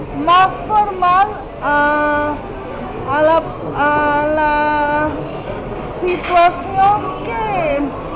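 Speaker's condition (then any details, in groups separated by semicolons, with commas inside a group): Cerebral palsy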